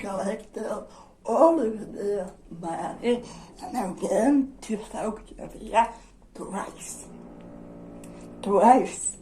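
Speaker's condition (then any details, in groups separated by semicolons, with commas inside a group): Dystonia; generalized dystonia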